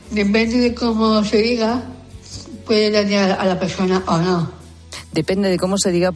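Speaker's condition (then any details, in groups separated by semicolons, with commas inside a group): Down syndrome; genetic disorder, aged 35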